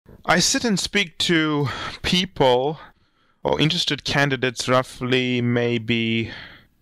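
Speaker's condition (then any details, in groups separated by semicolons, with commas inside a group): No condition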